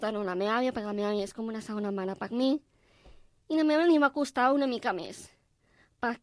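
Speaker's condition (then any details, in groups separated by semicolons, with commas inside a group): Down syndrome; can do all tasks others do but more slowly, four hours instead of one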